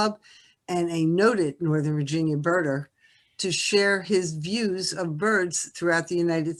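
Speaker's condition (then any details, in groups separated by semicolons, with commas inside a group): No condition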